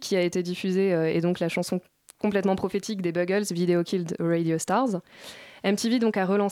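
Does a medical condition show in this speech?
No.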